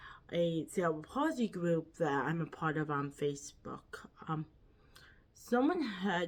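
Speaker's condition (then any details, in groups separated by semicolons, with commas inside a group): Quadriplegic cerebral palsy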